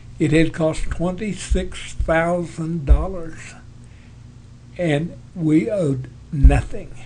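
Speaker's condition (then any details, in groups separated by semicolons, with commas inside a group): Parkinson's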